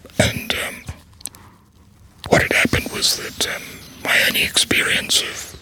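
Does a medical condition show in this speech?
Yes: laryngectomy; vocal cord cancer, throat cancer recurrence 8 years later, laryngectomy late 2016, second operation for spreading infection; speaks via tiny silicone voice prosthesis connecting new throat to stoma; very quiet, odd manner of speaking, fluent in paragraphs since start of speech therapy.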